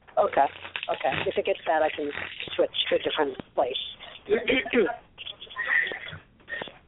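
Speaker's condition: No condition

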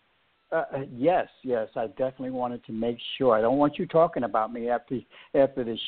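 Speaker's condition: No condition

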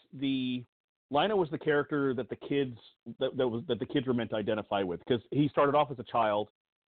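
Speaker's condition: No condition

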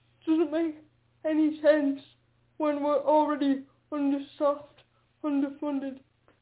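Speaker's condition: Quadriplegic cerebral palsy; left hand largely useless

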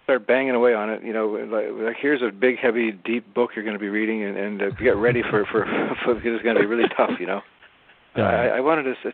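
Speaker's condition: Parkinson's disease; diagnosed while still working

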